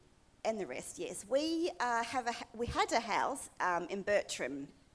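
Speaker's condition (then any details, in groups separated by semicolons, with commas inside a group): No condition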